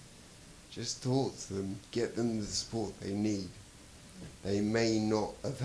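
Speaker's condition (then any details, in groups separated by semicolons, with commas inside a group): Traumatic brain injury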